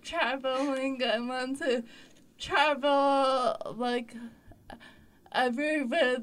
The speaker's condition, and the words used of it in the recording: Cerebral palsy. Oh, yeah, I had, like, speech therapy in the past.